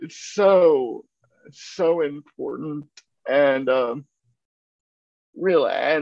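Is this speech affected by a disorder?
Yes: cerebral palsy; uses a wheelchair.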